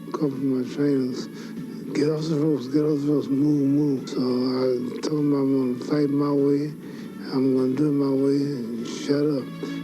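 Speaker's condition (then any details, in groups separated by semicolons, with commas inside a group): Parkinson's syndrome; no tremor; sometimes slurred speech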